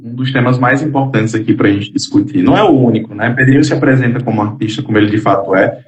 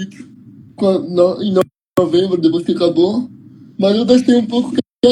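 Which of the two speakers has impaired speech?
The second: cerebral palsy; uses wheelchair.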